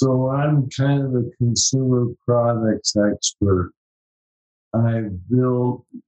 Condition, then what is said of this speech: ALS (motor neuron disease). My saliva goes into my lungs real easily because my throat is really affected.